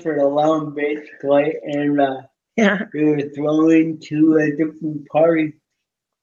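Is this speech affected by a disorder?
Yes: cerebral palsy; cerebral palsy from oxygen loss when stuck in birth canal, balance and coordination off, cannot drive, therapists in childhood; profound disability, big speech impediment he calls his accent, hard to understand at first, especially by phone.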